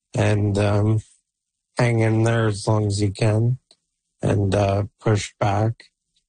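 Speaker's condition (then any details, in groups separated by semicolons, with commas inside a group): ALS, speech-generating device; Elon Musk's N1 brain implant, controls computer using mind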